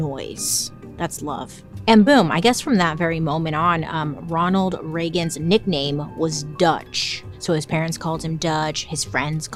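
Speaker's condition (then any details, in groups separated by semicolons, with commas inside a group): No condition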